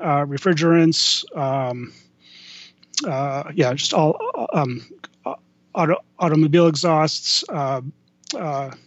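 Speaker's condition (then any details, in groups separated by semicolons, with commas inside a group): Stuttering; lifelong stutter; may freeze up mid-speech, then gets back on a roll; prolonged sounds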